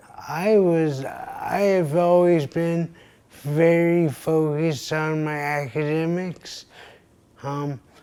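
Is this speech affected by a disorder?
Yes: traumatic brain injury; caused by pedestrian vehicle accident; years after injury at age 23.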